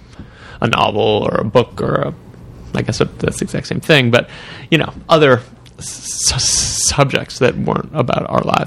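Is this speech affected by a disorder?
Yes: stuttering; adult stuttering since childhood, now age 26; finds this stuttering podcast setting more comfortable for speaking; here repeated sounds.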